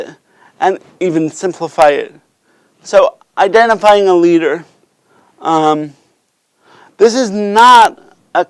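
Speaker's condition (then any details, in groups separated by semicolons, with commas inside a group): Cerebral palsy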